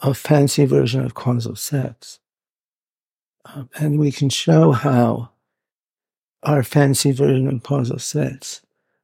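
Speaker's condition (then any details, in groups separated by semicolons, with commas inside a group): Parkinson's; must move about during interview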